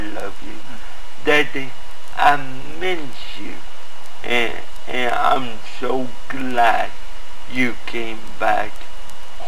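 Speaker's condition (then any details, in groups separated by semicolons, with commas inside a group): Cerebral palsy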